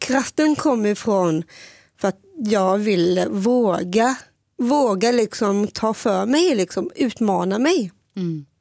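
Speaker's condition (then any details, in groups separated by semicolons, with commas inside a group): Down syndrome; lifelong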